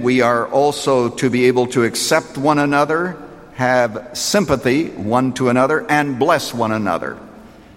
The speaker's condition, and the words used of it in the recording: None; typical speech.